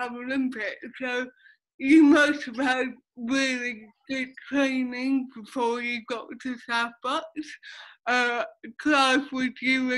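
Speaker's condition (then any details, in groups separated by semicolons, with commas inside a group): Cerebral palsy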